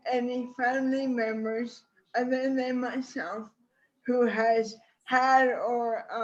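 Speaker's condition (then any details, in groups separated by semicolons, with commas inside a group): ALS; speech slowing over about 4 years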